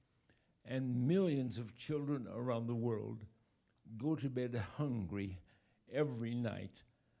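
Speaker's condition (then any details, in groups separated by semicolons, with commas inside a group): ALS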